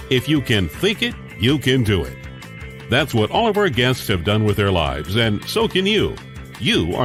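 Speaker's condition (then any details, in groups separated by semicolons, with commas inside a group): No condition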